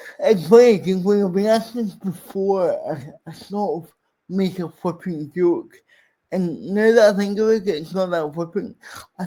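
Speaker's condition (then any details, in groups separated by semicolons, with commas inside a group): Cerebral palsy; speech impairment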